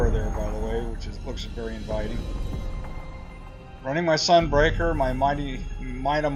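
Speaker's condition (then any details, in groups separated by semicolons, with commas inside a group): No condition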